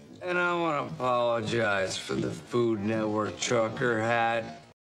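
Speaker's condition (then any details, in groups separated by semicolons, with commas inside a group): No condition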